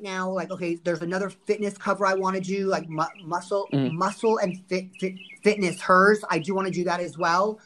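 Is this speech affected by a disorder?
Yes: stuttering; stuttering since school years, teased for it; present-tense self-report of stuttering; here repeated sounds.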